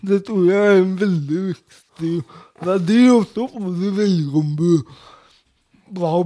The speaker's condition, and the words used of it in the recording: Cerebral palsy. Jeg har jo opplevd veldig ofte å bli forvekslet at jeg er full.